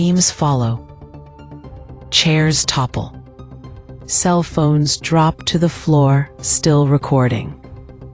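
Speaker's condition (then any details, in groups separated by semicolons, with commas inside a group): No condition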